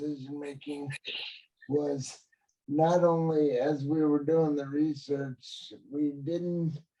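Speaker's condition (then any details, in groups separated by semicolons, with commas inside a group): Cerebral palsy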